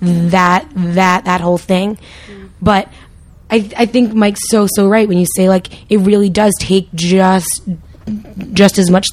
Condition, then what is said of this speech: Stuttering. I mean, I try to make it sound real, but not like what I do, because I feel like it would turn real so fast.